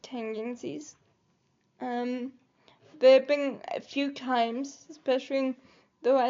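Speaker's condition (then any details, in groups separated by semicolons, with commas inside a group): Cerebral palsy; quadriplegic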